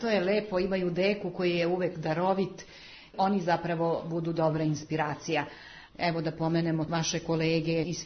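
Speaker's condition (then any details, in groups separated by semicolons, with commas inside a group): No condition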